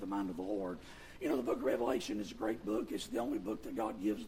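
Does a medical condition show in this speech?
Yes: vocal fold paralysis, bilateral; speaks with false vocal folds; voice worse than before, Kermit-the-Frog-like, irritating, pushes much air.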